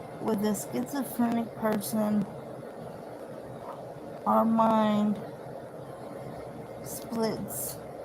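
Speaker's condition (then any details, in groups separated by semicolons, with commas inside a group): Cerebral palsy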